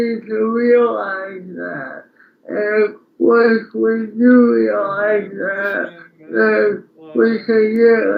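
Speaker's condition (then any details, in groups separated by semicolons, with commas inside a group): Speech impairment after birth surgery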